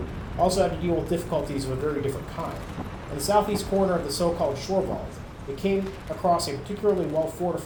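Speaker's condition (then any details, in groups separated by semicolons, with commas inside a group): No condition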